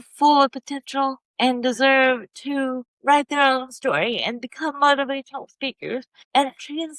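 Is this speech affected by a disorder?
Yes: cerebral palsy; present from birth, spasticity throughout entire body.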